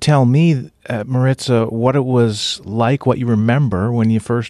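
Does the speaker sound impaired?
No.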